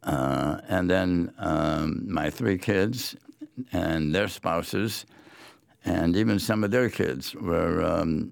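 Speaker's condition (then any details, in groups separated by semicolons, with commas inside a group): Head and neck cancer; large inoperable base-of-tongue tumor in 80s, biopsy by dr. Yarbrough at Yale, clinical trial chemoradiation; after 8 weeks weekly chemo and weekday radiation, fatigue, wheelchair near end of treatment; before diagnosis, tongue moved awkwardly, swallowing problems and coughing, barium swallow at Norwalk Hospital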